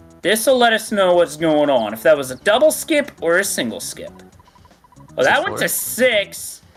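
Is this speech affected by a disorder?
No.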